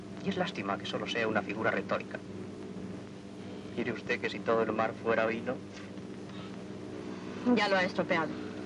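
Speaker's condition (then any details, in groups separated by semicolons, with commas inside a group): No condition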